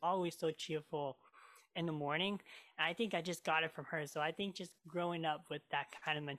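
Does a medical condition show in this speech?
Yes: cleft lip and palate; cleft made eating, talking and singing hard while growing up.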